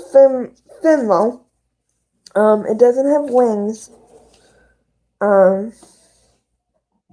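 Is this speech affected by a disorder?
Yes: cerebral palsy; both hands affected.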